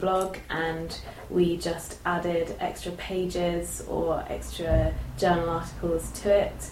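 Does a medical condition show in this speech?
No.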